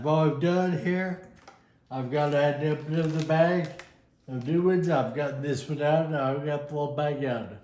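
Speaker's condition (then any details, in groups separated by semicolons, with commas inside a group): Friedreich's ataxia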